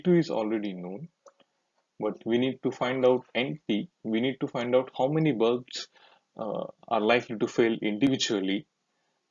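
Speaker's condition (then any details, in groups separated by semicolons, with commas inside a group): No condition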